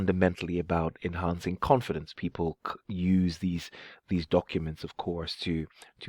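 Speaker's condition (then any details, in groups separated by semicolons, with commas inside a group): No condition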